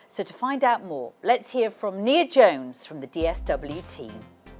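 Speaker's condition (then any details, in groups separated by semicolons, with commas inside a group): No condition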